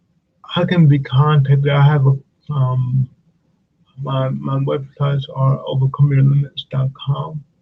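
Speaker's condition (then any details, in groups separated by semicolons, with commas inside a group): Cerebral palsy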